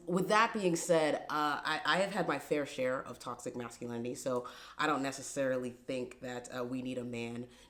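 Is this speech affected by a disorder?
No.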